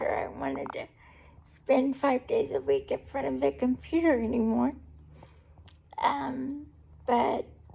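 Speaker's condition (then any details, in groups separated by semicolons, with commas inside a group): Cerebral palsy; able to talk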